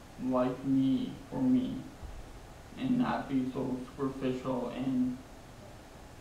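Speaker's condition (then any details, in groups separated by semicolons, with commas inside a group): Traumatic brain injury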